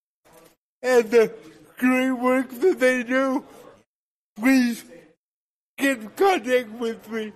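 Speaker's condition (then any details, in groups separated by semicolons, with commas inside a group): Cerebral palsy; uses powered wheelchair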